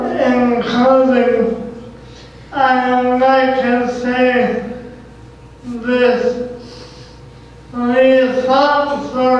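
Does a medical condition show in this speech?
Yes: cerebral palsy; can be difficult to understand.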